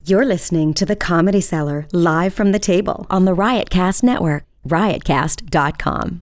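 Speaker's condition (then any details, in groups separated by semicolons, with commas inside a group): No condition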